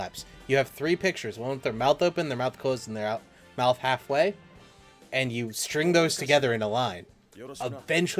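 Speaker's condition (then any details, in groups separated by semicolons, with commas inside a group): No condition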